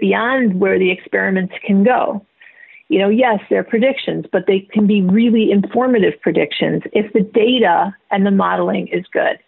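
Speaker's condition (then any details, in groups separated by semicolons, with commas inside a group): No condition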